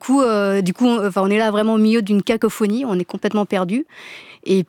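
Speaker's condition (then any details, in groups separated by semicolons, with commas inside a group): No condition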